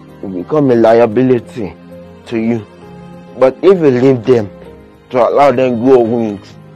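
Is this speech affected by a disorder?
Yes: cerebral palsy.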